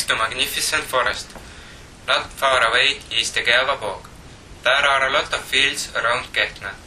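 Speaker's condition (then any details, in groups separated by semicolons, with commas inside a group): No condition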